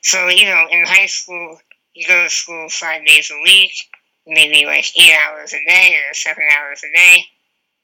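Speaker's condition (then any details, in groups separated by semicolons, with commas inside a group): Spinal muscular atrophy; type 2, wheelchair user, diagnosed around 19 after two negative genetic tests, laminectomy for Spinraza access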